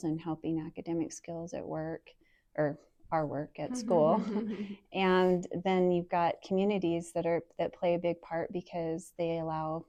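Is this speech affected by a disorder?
No.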